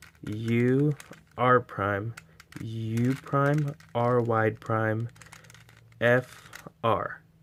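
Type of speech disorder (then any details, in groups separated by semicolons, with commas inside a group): None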